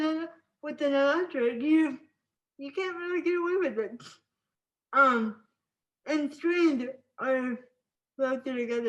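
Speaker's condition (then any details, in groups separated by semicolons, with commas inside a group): Spastic cerebral palsy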